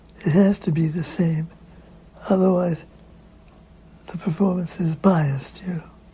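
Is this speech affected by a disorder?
Yes: Parkinson's disease; lost voice.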